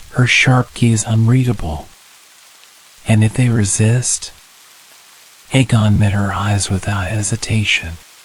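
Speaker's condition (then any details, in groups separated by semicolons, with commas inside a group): No condition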